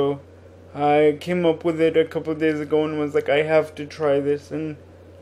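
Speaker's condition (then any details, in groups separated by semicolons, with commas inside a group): Cerebral palsy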